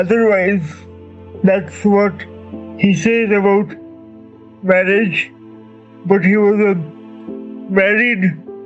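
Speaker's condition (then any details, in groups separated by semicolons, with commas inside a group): Cerebral palsy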